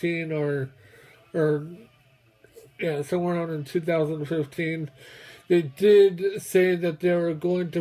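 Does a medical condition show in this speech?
Yes: mobius syndrome.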